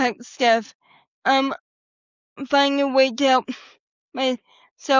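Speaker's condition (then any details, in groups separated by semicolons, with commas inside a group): Cerebral palsy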